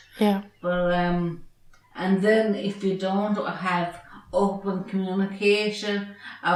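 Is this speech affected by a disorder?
Yes: traumatic brain injury.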